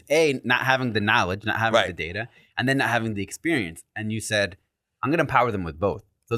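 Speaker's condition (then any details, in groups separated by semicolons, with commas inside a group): No condition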